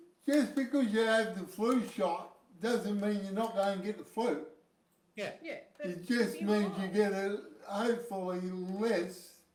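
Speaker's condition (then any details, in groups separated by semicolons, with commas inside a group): Cerebral palsy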